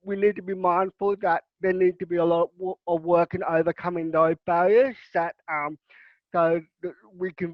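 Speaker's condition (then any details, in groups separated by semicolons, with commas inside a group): Cerebral palsy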